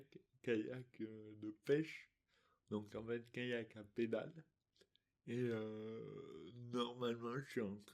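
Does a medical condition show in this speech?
Yes: dystonia; articulation difficulties.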